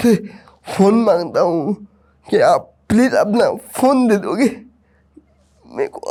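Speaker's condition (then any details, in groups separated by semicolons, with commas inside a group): Cerebral palsy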